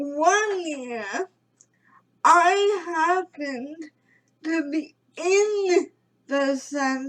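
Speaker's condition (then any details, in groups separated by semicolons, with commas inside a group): Cerebral palsy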